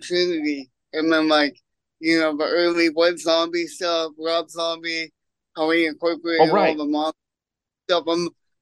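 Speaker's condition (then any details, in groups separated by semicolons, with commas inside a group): Cerebral palsy; congenital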